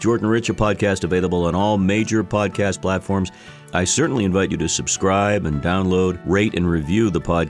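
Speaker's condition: No condition

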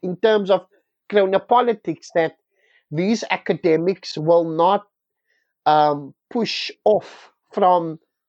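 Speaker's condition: Stuttering; quite severe around ages 23 to 24, past member of internationally known stuttering support group; speech much better than at ages 23 to 24; blocks; prolonged sounds, blocks

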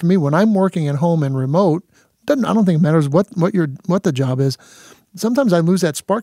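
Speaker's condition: No condition

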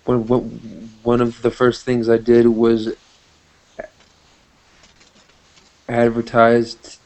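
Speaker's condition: Stuttering; stuttering since earliest memory; repeated sounds, prolonged sounds, blocks

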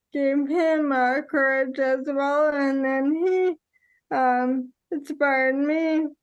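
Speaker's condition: ALS; diagnosed 2014, onset with a finger not working, diagnosis delayed; about 10 years since diagnosis, exercise as intervention, running marathons

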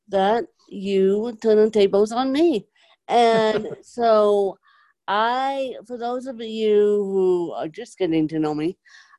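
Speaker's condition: Cerebral palsy; neurological, lack of oxygen injury at birth, almost 33 years, moderate to severe; uses speech dictation

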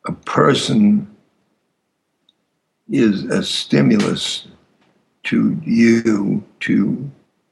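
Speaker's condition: Aphasia after stroke; words come out slowly

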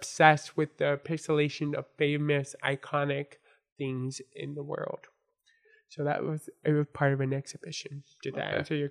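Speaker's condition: Born deaf; congenital deafness from birth

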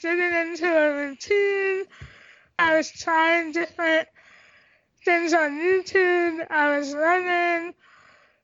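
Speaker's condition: Tracheostomy, cystic hygroma of head and neck; 50-60 surgeries

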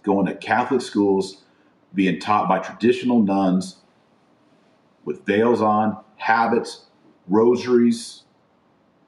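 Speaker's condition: No condition

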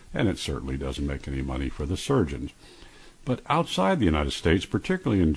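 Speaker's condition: No condition

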